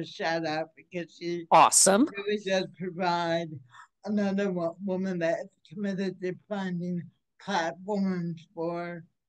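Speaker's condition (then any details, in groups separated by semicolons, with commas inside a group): Cerebral palsy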